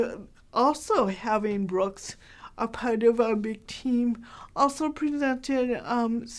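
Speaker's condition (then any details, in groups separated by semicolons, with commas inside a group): Cerebral palsy, mild; hard to understand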